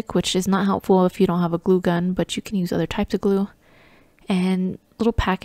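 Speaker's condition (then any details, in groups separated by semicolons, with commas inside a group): No condition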